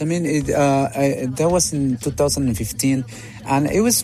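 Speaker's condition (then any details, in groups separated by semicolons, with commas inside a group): No condition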